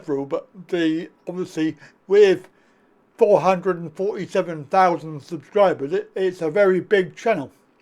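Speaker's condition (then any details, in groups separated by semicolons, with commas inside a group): Cerebral palsy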